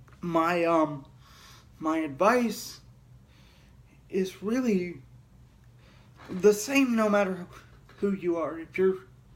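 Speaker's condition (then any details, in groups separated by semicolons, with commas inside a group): Cerebral palsy; heavily altered breathing patterns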